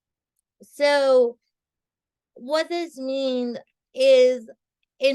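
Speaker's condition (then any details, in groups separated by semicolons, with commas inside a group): Cerebral palsy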